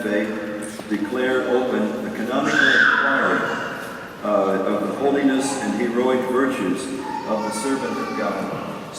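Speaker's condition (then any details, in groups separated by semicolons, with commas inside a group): No condition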